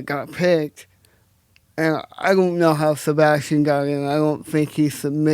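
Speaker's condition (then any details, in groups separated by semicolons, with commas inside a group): Cerebral palsy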